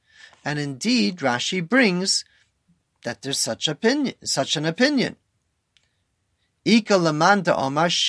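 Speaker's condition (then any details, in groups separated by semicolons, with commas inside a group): No condition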